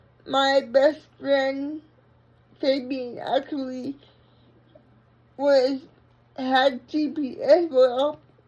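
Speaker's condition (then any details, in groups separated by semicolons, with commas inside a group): Brain injury; unable to walk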